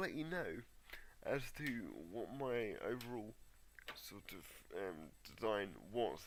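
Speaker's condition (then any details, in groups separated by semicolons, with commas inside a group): Cerebral palsy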